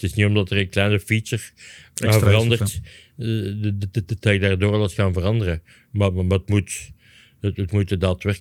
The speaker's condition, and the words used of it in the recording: Stuttering. Van allee, die stottert en die komt op tv en die heeft zijn eigen theatershow.